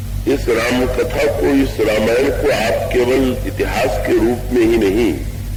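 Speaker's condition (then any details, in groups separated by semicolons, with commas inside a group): No condition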